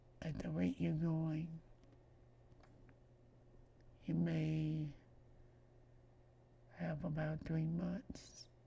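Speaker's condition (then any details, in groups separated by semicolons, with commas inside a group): Myasthenia gravis; slurred speech before diagnosis, severe breathing difficulty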